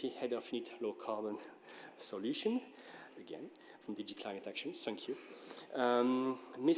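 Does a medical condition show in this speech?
No.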